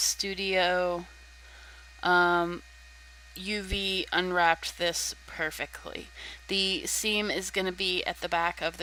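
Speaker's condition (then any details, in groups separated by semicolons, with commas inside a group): No condition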